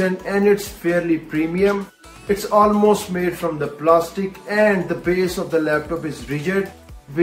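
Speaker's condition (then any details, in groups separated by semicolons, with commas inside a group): No condition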